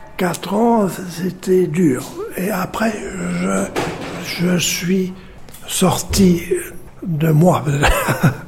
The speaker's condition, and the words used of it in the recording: Aphasia. Mais là, je vois que finalement, vous arrivez à oui, dire oui, ce, oui.